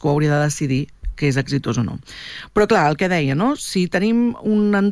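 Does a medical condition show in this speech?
No.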